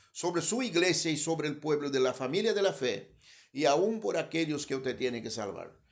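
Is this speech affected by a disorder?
No.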